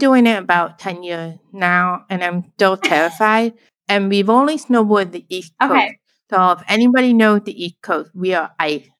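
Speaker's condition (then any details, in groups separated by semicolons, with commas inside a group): Deafblind, born deaf; signing easier than speaking English in videos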